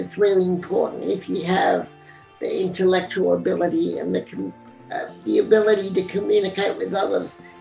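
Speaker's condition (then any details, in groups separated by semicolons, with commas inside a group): Severe cerebral palsy; severe spastic quadriplegia, both arms and legs; severe, diagnosed at 9 months, now 37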